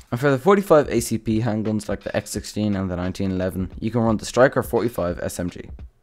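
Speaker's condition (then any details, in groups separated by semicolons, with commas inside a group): No condition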